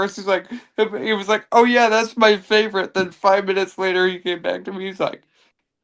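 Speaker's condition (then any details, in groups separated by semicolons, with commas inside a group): Cerebral palsy; from birth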